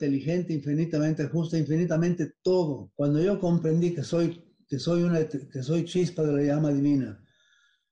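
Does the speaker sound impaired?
Yes: Parkinson's disease; onset 12 to almost 13 years ago, age 93, dopamine pills, affects smell, taste, balance, body rigidity.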